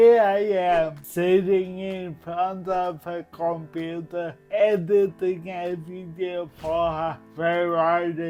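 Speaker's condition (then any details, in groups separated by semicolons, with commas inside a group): Cerebral palsy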